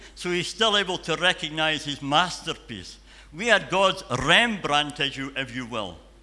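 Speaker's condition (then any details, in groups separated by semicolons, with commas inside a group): Cleft palate and cleft lip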